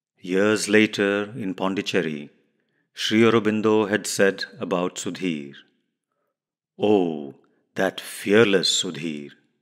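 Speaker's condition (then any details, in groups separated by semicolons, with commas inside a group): No condition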